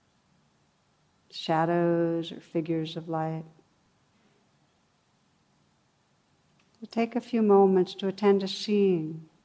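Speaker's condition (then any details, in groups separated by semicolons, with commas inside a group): No condition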